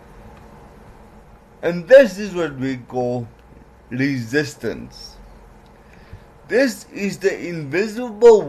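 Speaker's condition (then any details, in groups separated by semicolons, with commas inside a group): Cerebral palsy; certain letters flat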